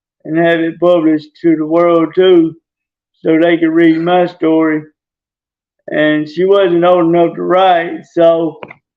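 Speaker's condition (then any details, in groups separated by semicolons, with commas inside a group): Traumatic brain injury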